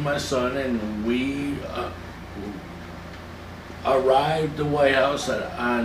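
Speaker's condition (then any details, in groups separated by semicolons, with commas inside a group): Cerebral palsy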